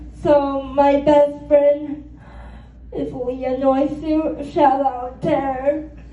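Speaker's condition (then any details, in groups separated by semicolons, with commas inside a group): Cerebral palsy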